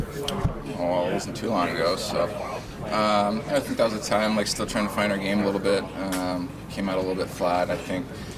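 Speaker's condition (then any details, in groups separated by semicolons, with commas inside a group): No condition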